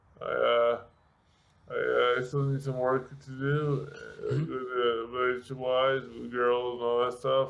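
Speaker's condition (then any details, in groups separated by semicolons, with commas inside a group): Severe brain injury; speech affected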